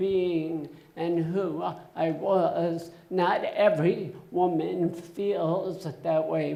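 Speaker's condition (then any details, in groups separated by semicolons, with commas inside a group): Essential tremor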